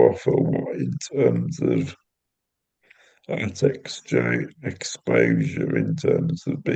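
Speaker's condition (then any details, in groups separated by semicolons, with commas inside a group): Cerebral palsy; intrathecal baclofen pump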